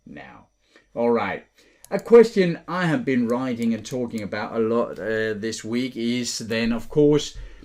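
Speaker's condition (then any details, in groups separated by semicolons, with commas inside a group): No condition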